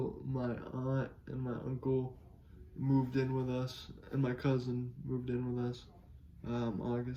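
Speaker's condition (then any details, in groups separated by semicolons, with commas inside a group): Cerebral palsy; able to speak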